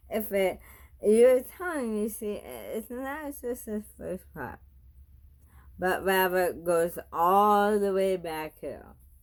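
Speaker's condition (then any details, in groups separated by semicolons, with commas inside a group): Bulbar onset ALS; bulbar onset, tongue atrophy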